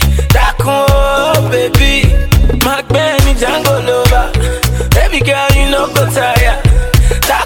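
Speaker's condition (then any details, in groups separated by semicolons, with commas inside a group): No condition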